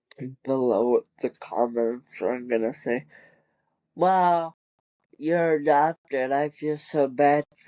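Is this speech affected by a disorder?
Yes: cerebral palsy; wheelchair user.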